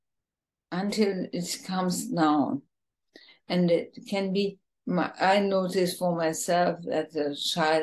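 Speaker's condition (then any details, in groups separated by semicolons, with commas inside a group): ALS, bulbar form, bulbar onset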